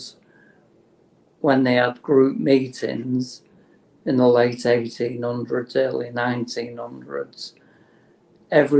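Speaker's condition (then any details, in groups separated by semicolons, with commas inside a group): Motor neurone disease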